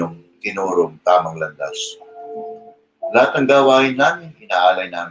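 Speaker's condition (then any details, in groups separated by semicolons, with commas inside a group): No condition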